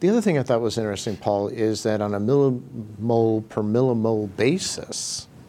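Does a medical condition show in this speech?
No.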